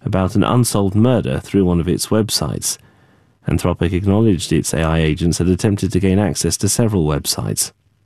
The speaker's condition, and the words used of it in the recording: None; typical speech.